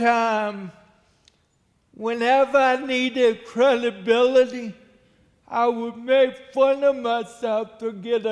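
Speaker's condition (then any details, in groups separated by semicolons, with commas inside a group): Cerebral palsy; speech impairment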